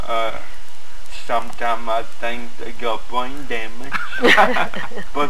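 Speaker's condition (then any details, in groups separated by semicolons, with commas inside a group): Cerebral palsy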